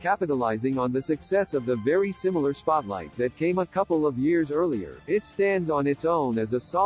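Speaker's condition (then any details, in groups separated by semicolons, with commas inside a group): No condition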